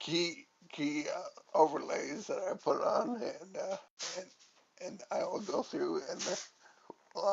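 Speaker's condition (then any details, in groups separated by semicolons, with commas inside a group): Cerebellar ataxia from brain tumour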